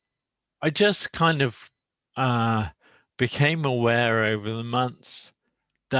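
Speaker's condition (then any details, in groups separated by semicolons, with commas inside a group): Motor neuron disease; voice recognition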